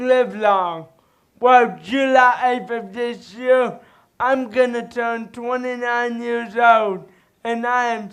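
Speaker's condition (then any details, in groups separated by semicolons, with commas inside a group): Cerebral palsy; speech slightly improved recently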